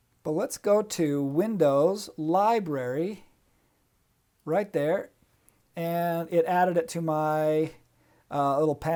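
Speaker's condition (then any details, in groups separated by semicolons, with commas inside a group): No condition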